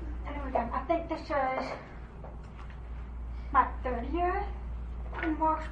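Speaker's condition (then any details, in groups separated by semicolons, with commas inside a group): Partial deafness; called selective hearing, relies on lip reading; asks others to keep lips visible for lip reading, mother may act as interpreter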